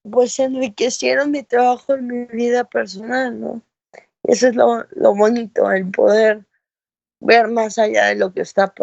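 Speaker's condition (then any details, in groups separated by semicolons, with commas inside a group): Cerebral palsy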